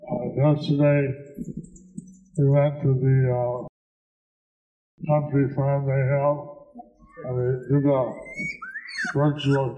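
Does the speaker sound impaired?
Yes: stroke with facial paralysis; half of face paralyzed; about 15 years since stroke; hard to understand for unfamiliar listeners, Deva Madhava repeats speech aloud.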